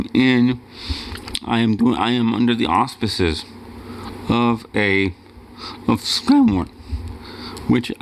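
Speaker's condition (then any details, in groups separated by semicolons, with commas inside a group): Cerebral palsy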